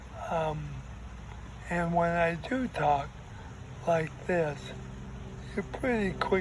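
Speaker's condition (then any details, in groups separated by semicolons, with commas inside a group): ALS; talking increasingly difficult, breathing trouble worse when full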